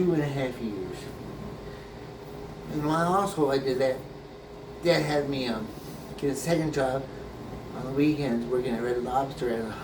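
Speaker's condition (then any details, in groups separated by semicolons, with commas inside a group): Brain injury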